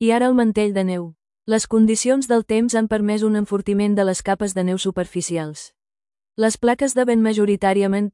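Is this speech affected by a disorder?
No.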